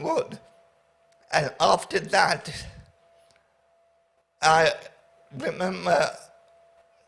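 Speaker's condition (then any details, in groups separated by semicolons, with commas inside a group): Paraplegia with essential tremor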